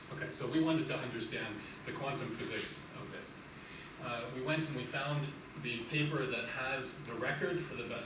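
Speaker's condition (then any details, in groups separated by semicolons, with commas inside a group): No condition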